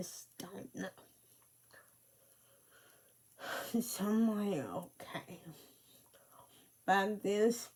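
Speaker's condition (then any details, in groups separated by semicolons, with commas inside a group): Cerebral palsy; speech affected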